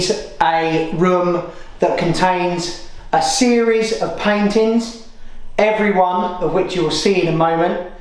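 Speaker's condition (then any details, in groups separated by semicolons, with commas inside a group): No condition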